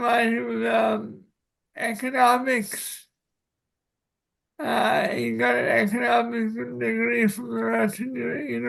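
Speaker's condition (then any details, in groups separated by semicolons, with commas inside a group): Cerebral palsy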